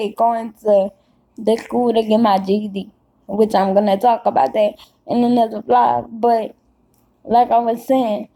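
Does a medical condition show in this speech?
Yes: cerebral palsy; caused by birth stroke.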